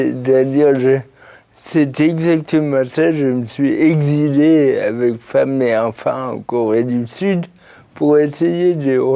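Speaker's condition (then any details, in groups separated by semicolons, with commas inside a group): Cerebral palsy; since birth, birth injury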